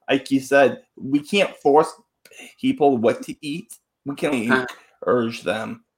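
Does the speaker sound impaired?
Yes: stuttering; stutter goes away when singing, singing felt like a therapy; here prolonged sounds, blocks.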